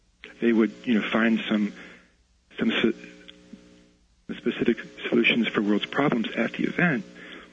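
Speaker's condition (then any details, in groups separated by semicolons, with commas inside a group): Stutter; stutters at times; repeated words, prolonged sounds, blocks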